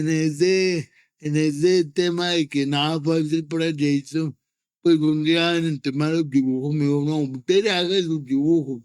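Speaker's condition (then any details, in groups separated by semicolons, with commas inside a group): Cerebral palsy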